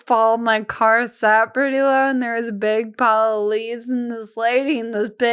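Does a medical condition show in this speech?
Yes: Friedreich's ataxia; slurred speech, sounds drunk, still understood.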